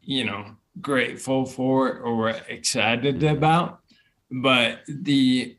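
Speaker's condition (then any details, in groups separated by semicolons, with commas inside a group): Bulbar onset ALS; speech problems first, at first only after alcohol, later in everyday life, disease taking speaking away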